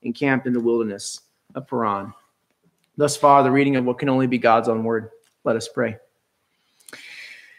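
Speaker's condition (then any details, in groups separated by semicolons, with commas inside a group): No condition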